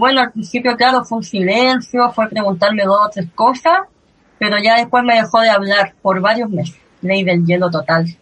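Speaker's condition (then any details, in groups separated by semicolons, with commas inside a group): Cleft lip and palate; since early childhood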